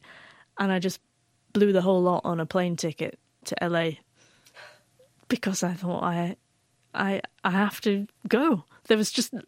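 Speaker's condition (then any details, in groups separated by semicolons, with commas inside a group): Stammer; stammer since early childhood, neurological brain function, not nervousness or psychological; adult, works for 50 Million Voices stammering charity; hid stammer for years by withdrawing, speaking little, feared phone, typing gave artificial fluency; repeated words, blocks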